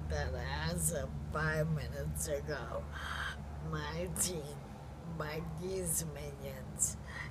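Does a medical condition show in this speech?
Yes: ALS; about two years since onset, lost walking.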